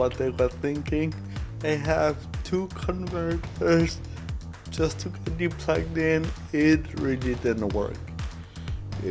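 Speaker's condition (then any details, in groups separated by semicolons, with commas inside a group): Cerebral palsy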